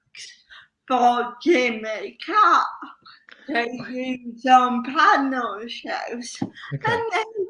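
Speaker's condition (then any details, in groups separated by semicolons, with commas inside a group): Cerebral palsy; slow speech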